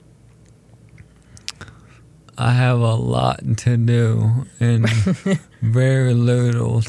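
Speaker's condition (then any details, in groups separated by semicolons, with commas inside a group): ALS; told condition is terminal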